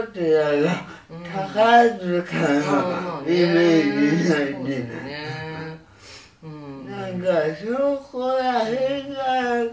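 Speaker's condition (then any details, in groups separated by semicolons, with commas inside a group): Cerebral palsy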